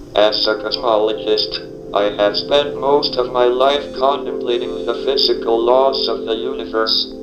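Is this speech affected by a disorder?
Yes: ALS, through a speech-generating device.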